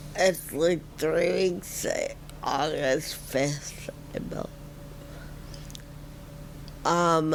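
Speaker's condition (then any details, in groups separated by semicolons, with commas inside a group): Friedreich ataxia; speech tires with effort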